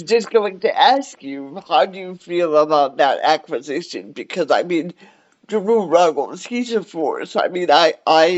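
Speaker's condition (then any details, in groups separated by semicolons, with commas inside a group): Cerebral palsy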